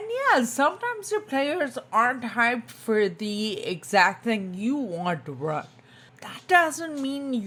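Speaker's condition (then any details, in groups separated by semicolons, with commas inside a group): Spinocerebellar ataxia type 2, SCA2; tongue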